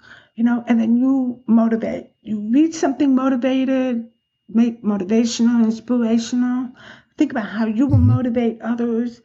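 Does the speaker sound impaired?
Yes: profound deafness, acquired, profound; progressive hereditary hearing loss, born hearing, hard of hearing childhood, profoundly deaf teen after water-skiing fall.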